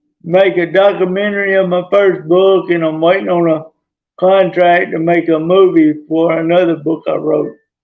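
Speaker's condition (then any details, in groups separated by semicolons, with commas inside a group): Traumatic brain injury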